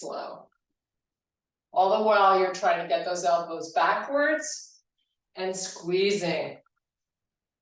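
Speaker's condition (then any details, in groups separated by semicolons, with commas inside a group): No condition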